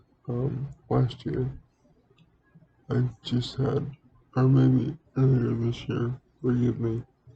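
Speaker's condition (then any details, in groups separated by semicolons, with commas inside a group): Cerebral palsy; speaks relatively well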